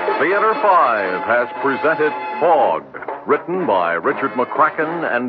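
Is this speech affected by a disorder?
No.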